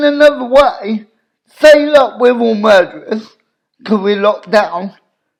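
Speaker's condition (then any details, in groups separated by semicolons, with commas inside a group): Cerebral palsy; obvious speech impediment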